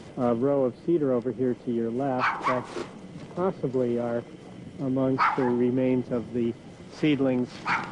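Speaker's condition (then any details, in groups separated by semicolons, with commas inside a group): No condition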